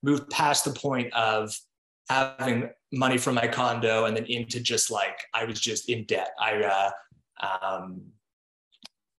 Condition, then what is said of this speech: Stuttering. And I went to speech therapy and now I'm sure you you can tell um, I still um, that's still something that I um, struggle with.